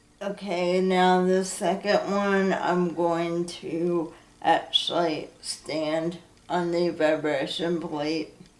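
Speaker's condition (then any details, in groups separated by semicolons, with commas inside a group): Cerebral palsy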